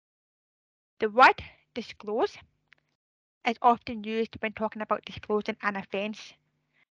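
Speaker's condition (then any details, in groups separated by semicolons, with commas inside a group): Deafness; speech sometimes affected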